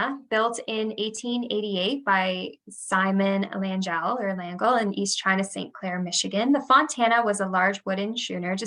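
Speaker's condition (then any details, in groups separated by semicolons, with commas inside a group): No condition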